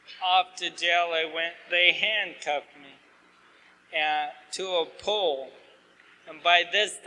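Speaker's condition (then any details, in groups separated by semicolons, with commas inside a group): ALS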